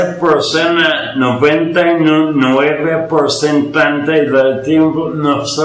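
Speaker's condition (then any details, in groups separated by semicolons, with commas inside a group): Ataxia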